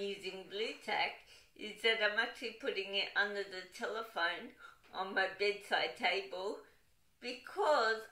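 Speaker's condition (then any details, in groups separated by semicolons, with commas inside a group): Cerebral palsy, dystonic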